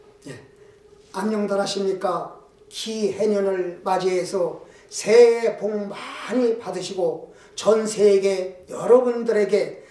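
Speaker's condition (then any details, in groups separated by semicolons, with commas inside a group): No condition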